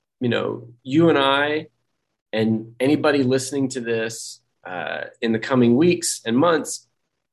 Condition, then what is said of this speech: No condition.